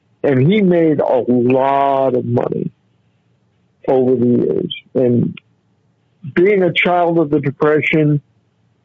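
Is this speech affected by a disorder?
Yes: cerebral palsy; constant staggering walk.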